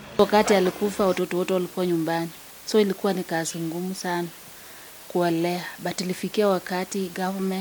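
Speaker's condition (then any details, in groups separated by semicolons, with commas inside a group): No condition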